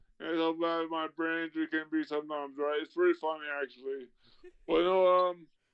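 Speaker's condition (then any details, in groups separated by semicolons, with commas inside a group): Traumatic brain injury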